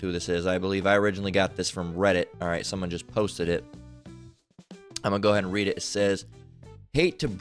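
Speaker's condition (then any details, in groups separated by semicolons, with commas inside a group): No condition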